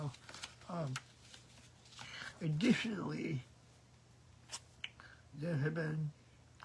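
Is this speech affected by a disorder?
Yes: cerebral palsy; present since birth.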